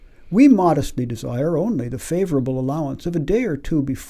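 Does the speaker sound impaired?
No.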